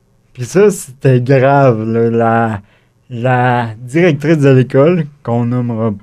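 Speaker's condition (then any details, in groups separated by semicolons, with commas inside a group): Cerebral palsy; acquired, wheelchair user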